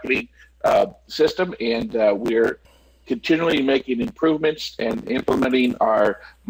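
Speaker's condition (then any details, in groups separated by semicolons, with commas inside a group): No condition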